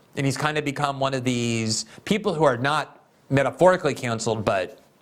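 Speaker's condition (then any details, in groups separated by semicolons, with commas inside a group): No condition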